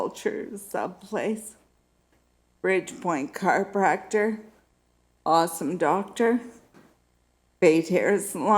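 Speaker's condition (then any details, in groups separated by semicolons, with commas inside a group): Multiple sclerosis; needs time to get voice up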